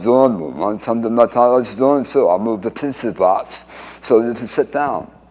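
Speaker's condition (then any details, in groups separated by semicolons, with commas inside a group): Speech impediment after cancer surgery; radiation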